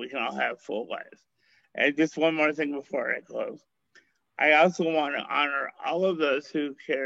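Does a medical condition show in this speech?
Yes: cerebral palsy; limited use of limbs.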